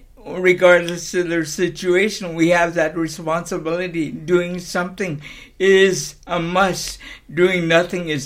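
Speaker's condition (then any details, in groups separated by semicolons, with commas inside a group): Cerebral palsy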